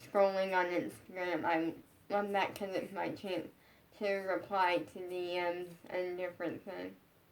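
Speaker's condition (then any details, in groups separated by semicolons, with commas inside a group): Brain injury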